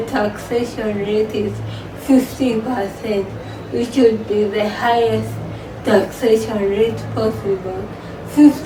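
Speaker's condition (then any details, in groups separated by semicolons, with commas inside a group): Cerebral palsy; from birth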